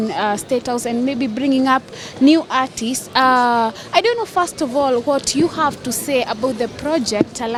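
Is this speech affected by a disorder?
No.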